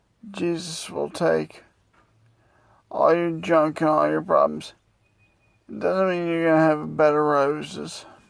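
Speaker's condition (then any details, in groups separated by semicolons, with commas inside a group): Multiple sclerosis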